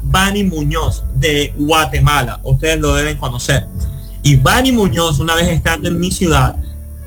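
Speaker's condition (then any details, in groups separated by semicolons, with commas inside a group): Cleft lip and palate; nasal passages joined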